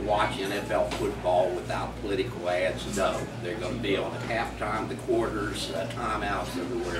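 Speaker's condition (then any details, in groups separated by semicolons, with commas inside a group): No condition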